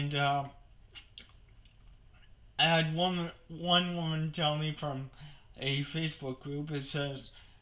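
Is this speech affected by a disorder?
Yes: cerebral palsy.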